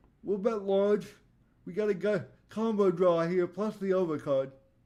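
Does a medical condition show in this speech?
Yes: cerebral palsy; voice tone sometimes odd.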